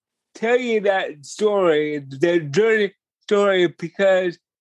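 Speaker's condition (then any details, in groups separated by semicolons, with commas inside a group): Cerebral palsy; cerebral palsy since childhood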